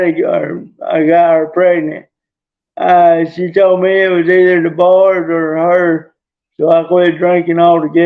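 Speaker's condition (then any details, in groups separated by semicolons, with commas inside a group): Traumatic brain injury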